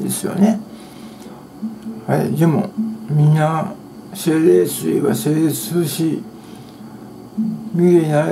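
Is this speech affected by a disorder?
Yes: tongue cancer, partial glossectomy.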